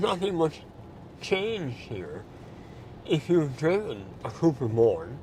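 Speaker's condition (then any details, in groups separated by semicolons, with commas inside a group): Mouth cancer surgery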